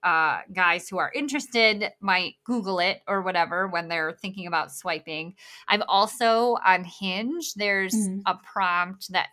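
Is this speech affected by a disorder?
Yes: bilateral cleft lip and palate.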